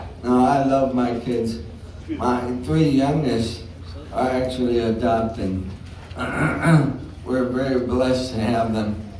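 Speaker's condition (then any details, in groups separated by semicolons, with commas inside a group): ALS; some speech trouble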